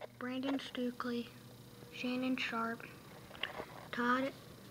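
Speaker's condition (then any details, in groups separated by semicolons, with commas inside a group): No condition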